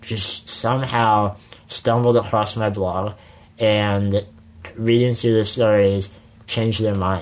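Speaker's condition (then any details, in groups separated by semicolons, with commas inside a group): Spinal muscular atrophy; congenital, muscles waste away with age, wheelchair for most of life; hands talking over to cousin mid-interview to give jaw a break; jaw tires with prolonged speaking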